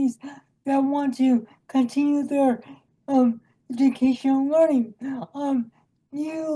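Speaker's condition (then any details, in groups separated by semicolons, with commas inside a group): Cerebral palsy; from birth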